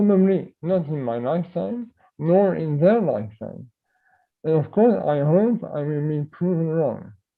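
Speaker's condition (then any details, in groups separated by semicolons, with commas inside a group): Myotonic dystrophy; type 1, adult onset; neuromuscular follow-up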